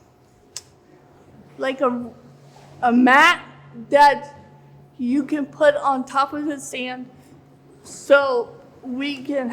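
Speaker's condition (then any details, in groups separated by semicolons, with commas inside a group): Cerebral palsy; walker for long distances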